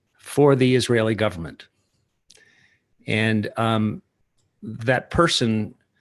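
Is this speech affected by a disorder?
No.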